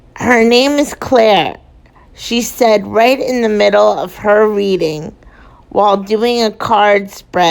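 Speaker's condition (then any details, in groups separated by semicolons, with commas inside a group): Cerebral palsy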